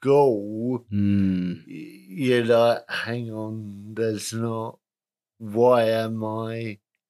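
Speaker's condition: Cerebral palsy, moderate; spastic

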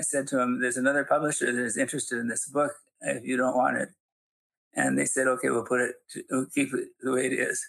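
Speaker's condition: Parkinson's; still teaching and speaking publicly

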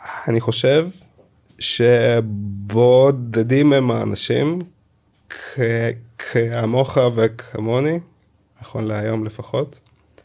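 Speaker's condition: Stuttering; word and part-word repetitions, frequent filler hesitations, takes extra time in podcast format; repeated sounds, prolonged sounds

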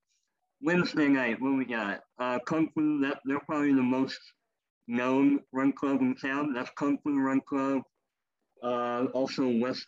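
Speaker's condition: Cleft lip and palate; elective leg amputations

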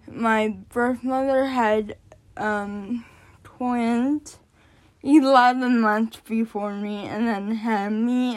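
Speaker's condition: Cerebral palsy; born addicted

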